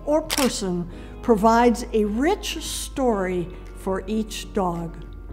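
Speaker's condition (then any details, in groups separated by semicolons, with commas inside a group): No condition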